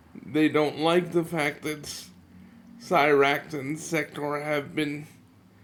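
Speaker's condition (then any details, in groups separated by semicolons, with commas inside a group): Cerebral palsy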